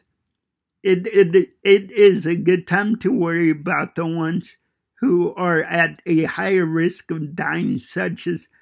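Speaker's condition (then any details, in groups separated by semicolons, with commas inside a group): Cerebral palsy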